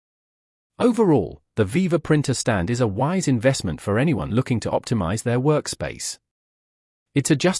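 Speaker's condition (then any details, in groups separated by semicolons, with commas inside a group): No condition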